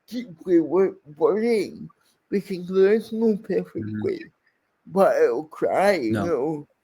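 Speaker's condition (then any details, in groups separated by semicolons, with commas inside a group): Cerebral palsy; speech impairment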